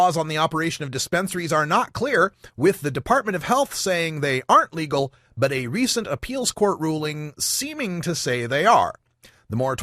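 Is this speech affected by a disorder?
No.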